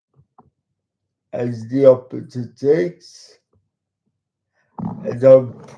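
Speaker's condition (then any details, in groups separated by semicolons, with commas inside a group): Cerebral palsy; talks slowly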